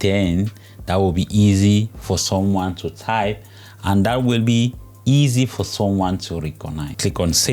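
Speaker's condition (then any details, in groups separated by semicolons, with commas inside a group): No condition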